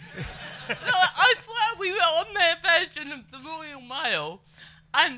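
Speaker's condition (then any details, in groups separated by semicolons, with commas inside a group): Cerebral palsy; able to speak and move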